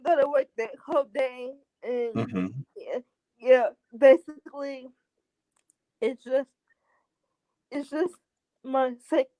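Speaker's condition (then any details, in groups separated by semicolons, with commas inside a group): Cerebral palsy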